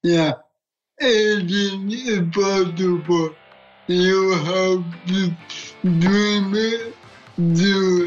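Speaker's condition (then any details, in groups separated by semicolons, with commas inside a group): Cerebral palsy; short simple sentences, manager Sean Morris repeats and rephrases answers for listeners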